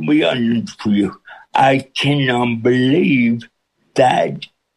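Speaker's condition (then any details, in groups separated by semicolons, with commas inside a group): Cerebral palsy with speech impediment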